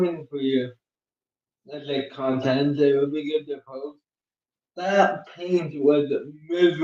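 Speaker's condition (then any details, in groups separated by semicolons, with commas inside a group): Cerebral palsy; uses one hand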